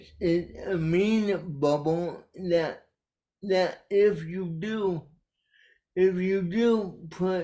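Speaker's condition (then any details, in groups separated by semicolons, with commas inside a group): Cerebral palsy; caused by brainstem aneurysm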